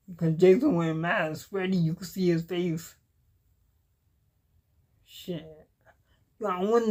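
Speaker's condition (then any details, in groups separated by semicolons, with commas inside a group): Cerebral palsy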